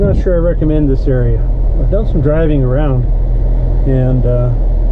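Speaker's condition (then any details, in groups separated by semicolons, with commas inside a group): No condition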